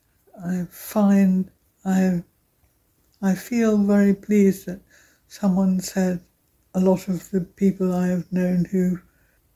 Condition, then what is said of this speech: Aphasia. You suddenly stop what you want to say, either because the words have gone or a particular word has gone, hence the scissors.